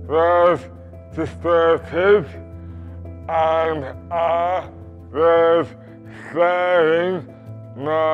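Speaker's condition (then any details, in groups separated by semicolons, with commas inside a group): Dystonia; sudden slurred speech, difficulty eating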